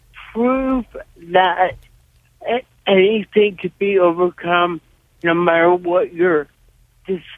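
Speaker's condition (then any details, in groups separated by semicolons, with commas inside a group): Cerebral palsy; severe cerebral palsy from birth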